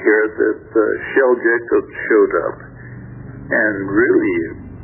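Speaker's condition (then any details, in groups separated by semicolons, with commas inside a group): Stroke affecting throat muscles; first stroke about 3 years ago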